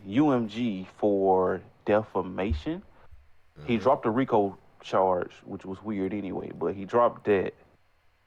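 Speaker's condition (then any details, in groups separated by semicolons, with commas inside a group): No condition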